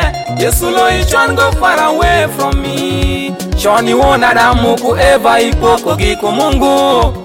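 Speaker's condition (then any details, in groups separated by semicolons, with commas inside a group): No condition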